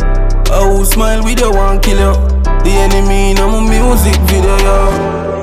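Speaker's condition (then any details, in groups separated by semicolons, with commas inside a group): No condition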